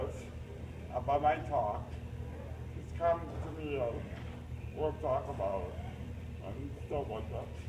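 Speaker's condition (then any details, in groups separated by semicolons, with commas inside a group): Cerebral palsy; uses a lift for transfers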